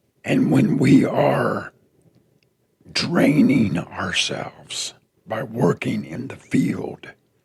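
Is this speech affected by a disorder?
Yes: throat cancer; tracheostomy tube.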